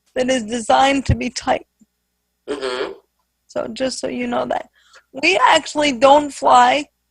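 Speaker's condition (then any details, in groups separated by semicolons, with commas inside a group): Spastic quadriplegic cerebral palsy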